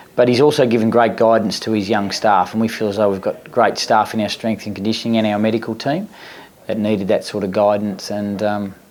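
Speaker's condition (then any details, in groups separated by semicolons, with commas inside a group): No condition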